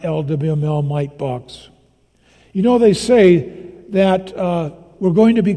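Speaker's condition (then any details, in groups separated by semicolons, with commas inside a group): No condition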